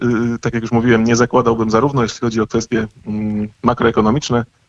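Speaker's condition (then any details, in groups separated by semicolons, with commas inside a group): No condition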